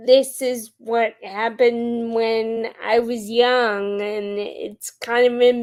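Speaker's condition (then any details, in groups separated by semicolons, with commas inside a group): Friedreich's ataxia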